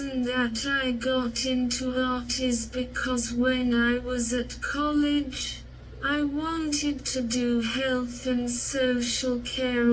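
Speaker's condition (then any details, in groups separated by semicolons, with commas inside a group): Cerebral palsy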